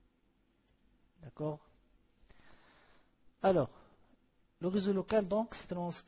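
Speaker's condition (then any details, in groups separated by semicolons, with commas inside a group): No condition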